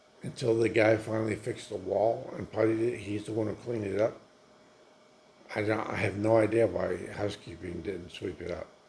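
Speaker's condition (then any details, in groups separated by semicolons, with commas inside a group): Multiple sclerosis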